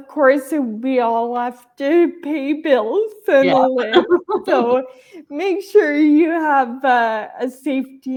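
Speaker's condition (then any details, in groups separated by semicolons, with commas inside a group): Traumatic brain injury; still slows things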